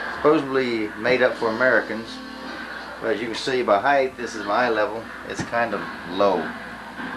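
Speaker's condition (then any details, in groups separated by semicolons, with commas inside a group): No condition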